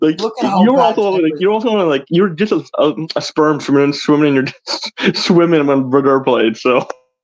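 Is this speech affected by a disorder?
Yes: stuttering; stutters a lot, expects stuttering to worsen when upset; here repeated sounds.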